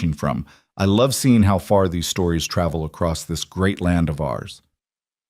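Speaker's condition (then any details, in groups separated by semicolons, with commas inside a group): No condition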